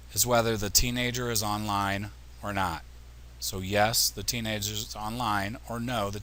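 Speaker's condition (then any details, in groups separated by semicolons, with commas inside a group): No condition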